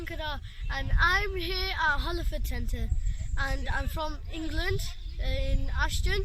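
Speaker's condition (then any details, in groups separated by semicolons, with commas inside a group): No condition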